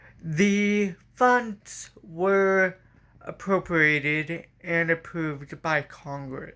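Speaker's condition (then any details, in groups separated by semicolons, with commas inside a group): Cerebral palsy; from birth, walks with walker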